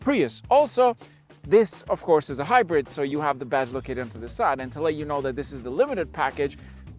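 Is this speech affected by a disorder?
No.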